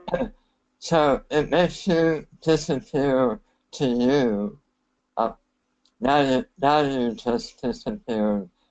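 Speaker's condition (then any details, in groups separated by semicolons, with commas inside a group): Head and neck cancer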